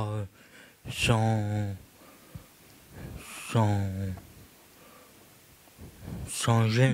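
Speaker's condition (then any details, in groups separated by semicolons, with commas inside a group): Acquired brain injury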